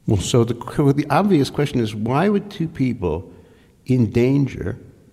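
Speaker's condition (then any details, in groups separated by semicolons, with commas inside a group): No condition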